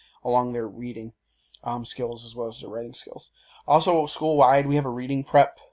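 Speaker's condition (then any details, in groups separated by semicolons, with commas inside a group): No condition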